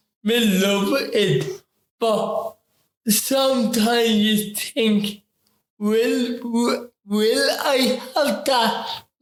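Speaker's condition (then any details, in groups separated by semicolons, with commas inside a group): Ataxic cerebral palsy; affects talking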